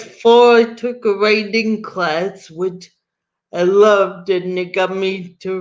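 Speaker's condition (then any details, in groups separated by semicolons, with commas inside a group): Cerebral palsy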